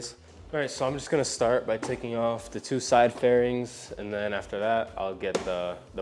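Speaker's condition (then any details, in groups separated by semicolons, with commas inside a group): No condition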